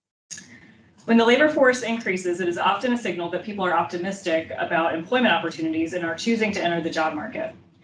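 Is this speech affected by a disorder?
No.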